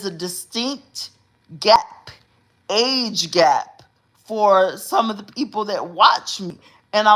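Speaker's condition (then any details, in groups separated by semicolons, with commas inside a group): Cerebral palsy; uses specialized hospital bed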